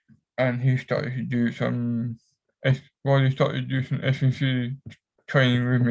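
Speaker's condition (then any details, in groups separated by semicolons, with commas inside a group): Cerebral palsy; affects whole body; cramps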